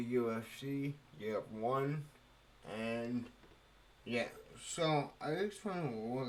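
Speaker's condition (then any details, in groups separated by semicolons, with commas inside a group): Cerebral palsy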